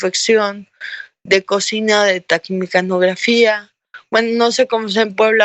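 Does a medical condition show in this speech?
Yes: cerebral palsy.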